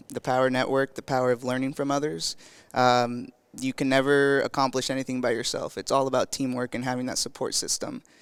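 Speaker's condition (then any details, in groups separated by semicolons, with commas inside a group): No condition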